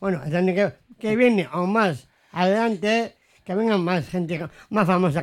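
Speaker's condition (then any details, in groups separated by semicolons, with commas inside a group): Down syndrome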